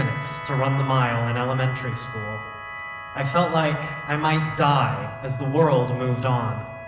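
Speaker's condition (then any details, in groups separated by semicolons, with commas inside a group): No condition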